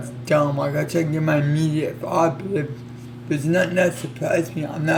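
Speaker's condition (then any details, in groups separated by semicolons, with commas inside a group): Cerebral palsy; affects legs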